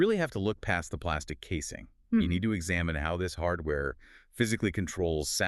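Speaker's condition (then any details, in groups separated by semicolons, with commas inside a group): No condition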